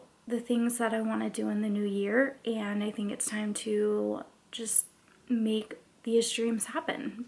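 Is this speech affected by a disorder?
No.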